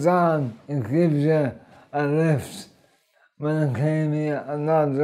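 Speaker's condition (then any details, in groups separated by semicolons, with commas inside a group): Motor neurone disease; upper body onset: arms, shoulders, chest, then throat; diagnosed 4.5 years ago at 37, prior clinical trial; lung function and breathing checked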